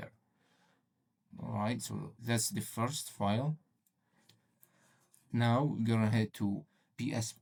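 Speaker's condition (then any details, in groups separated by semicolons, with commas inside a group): No condition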